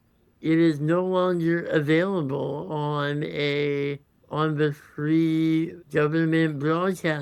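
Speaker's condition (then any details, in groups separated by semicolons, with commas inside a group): Congenital muscular dystrophy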